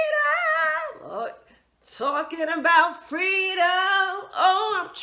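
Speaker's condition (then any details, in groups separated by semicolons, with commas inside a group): No condition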